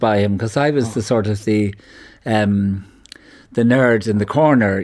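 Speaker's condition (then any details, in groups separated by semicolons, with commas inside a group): No condition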